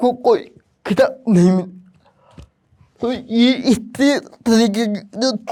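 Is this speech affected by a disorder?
Yes: cerebral palsy.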